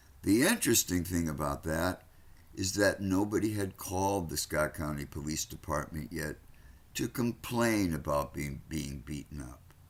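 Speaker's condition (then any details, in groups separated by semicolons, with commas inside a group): No condition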